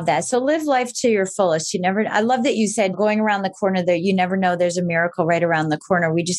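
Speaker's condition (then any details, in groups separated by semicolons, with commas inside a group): No condition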